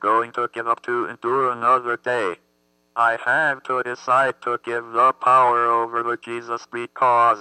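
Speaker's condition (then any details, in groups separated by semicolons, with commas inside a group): Athetoid cerebral palsy; constant muscle movement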